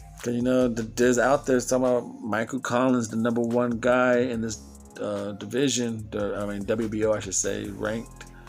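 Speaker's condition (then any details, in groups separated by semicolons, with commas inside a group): No condition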